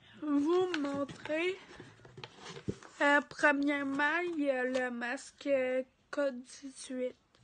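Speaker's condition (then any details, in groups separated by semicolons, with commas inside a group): Ataxia; degenerative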